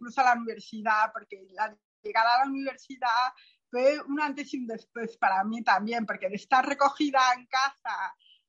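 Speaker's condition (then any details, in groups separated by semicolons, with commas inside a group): Profound bilateral hearing loss, post-meningitis profound bilateral sensorineural hearing loss; profound bilateral hearing loss from meningitis at four, cochlear implant at 30, earlier limited hearing aid; speech surprises people given deafness, childhood speech therapy abroad, relies on lip reading and facial gestures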